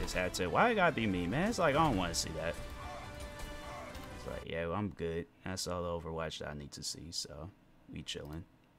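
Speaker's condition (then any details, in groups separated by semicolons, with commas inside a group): No condition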